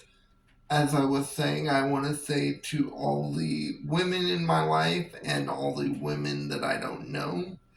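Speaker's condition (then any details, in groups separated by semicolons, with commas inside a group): Cerebral palsy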